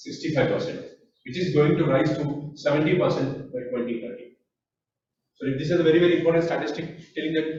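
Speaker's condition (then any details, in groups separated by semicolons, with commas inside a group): No condition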